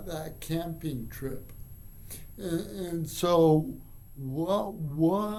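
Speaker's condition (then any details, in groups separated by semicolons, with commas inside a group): Cerebral palsy; from birth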